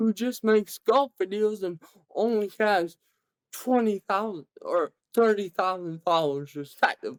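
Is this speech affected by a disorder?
Yes: cerebral palsy; present from birth, severe.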